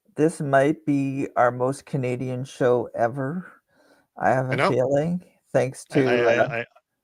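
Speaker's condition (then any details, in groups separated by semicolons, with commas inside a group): No condition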